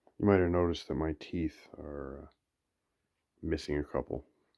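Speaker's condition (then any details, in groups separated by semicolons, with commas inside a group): No condition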